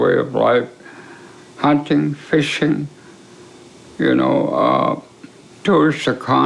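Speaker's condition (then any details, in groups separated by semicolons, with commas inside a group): ALS; attributed to mercury poisoning; progressive, cannot cut things; affects swallowing and speech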